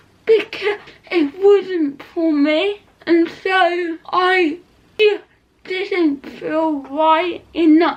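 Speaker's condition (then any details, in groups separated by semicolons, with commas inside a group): Cerebral palsy; not quadriplegic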